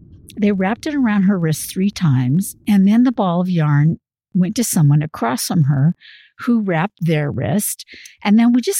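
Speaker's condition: No condition

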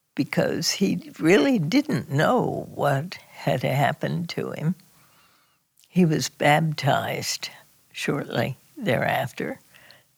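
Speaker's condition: Spasmodic dysphonia; Botox injections into vocal cords once or twice a year, in Portland, Oregon

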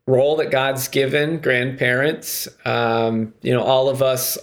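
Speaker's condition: No condition

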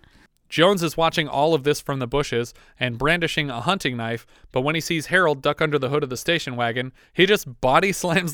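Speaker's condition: No condition

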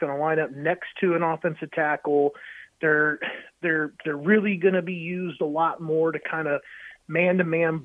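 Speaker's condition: No condition

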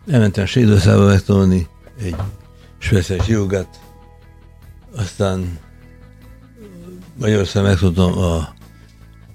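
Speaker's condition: Parkinson's disease

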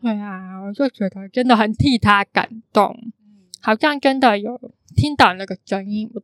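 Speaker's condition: Congenital hearing impairment; congenital cochlear underdevelopment

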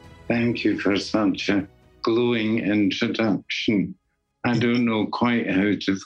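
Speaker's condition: Parkinson's disease; deep brain stimulation surgery, two brain implants with controller, lifelong essential tremor, diagnosis took about 15 months; voice going, can no longer sing or do theatre

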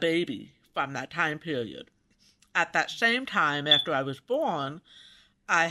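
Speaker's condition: Profound deafness; congenital, maternal rubella (German measles) in 1964 outbreak, about 30% hearing left ear, 40% right, tone deafness; interview over special high-tech phone equipment, colleague writes notes in meetings; pulled out of class weekly for speech therapy in school

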